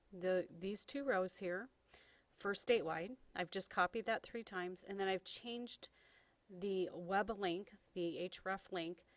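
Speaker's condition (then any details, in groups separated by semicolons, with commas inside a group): No condition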